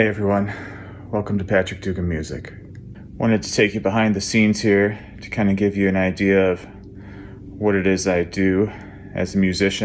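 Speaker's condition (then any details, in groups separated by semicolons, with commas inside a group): No condition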